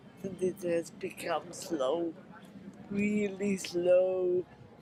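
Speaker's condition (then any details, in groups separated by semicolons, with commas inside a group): Multiple sclerosis; worsening over 17 years; voice much deeper and slower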